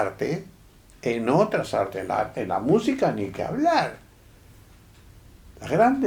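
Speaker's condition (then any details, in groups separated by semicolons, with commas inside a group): No condition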